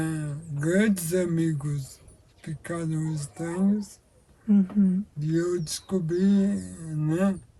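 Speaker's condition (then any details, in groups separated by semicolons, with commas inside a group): Amyotrophic lateral sclerosis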